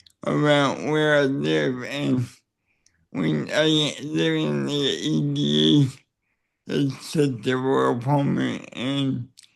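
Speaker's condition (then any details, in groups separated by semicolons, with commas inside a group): Cerebral palsy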